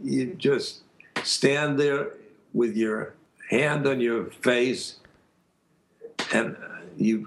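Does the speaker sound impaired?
Yes: aphasia; aphasia after stroke; speech still stops at times; and things like that.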